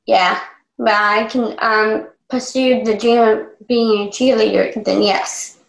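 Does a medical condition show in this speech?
Yes: Down syndrome; low muscle tone, oral motor skills therapy from infancy, speech therapy about 16 years; weekly speech therapy Wednesdays with Mr. Vinny, daily home practice, constant reminders to close lips; weaker facial speech muscles affect speech patterns, sometimes unclear or too quiet, lips apart.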